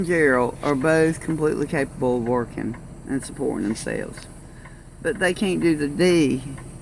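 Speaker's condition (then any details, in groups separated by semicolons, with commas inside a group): No condition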